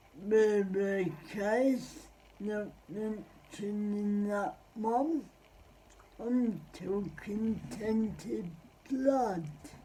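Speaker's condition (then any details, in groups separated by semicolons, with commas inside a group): Cerebral palsy; spastic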